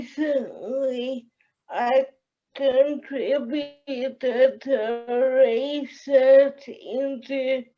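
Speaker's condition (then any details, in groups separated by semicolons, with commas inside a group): Cerebral palsy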